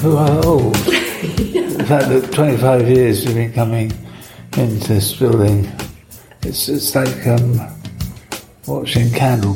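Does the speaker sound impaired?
Yes: Parkinson's; Parkinson's affects speech, rare audio interview.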